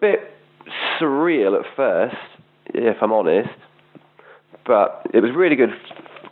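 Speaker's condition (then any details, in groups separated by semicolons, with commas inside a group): Stammer; still present at 32; still has stammer at 32; stammered ordering a beer on First Dates TV show, date finished words, spoke over; prolonged sounds, blocks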